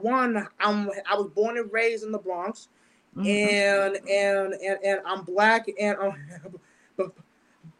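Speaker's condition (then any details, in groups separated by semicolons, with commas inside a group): Stuttering; mild speech impediment with stutter since about age ten; certain words don't come out; repeated words, prolonged sounds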